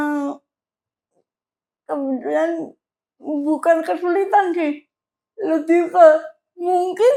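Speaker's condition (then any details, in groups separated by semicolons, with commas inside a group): Cerebral palsy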